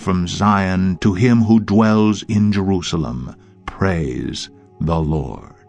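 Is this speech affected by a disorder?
No.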